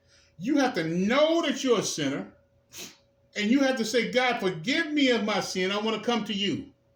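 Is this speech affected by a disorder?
No.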